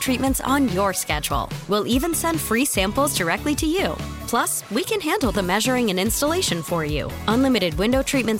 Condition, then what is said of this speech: None; typical speech.